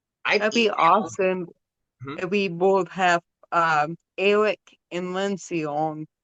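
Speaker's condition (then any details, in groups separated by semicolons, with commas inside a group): Cerebral palsy; present from birth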